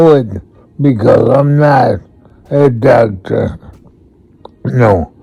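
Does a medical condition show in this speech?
Yes: multiple sclerosis; affects left side and voice; long duration, never medicated.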